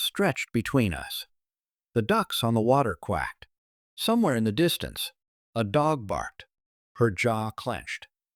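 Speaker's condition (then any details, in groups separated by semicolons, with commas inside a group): No condition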